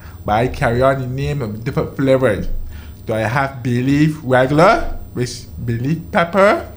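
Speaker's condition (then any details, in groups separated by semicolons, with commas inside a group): Deafness, deaf in one ear from birth, other ear from age 18; born deaf in one ear; relies on lip reading, difficulty following very fast or very slow speech; has speech, had speech therapy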